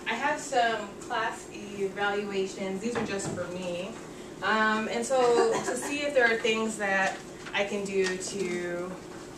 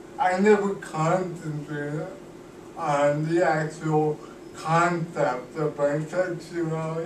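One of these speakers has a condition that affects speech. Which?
The second: cerebral palsy; cannot walk, uses wheelchair.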